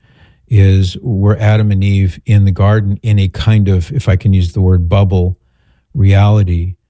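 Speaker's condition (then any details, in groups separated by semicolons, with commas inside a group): No condition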